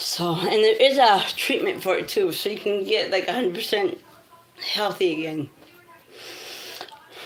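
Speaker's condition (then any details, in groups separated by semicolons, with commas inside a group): Cerebral palsy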